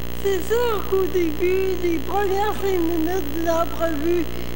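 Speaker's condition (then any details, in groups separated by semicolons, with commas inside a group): Cerebral palsy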